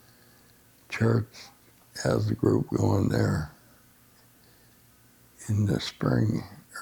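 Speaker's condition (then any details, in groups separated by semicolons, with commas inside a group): Essential tremor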